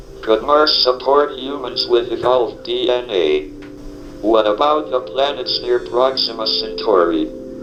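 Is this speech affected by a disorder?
Yes: ALS, through a speech-generating device.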